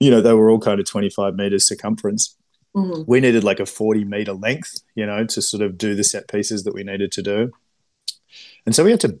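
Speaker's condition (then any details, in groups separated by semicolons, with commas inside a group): No condition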